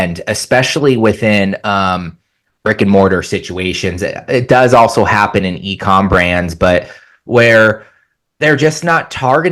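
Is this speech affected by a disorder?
No.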